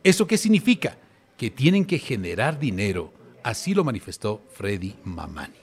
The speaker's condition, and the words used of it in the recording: No condition.